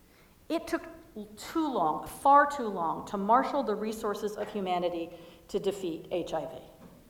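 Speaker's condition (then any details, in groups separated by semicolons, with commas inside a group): No condition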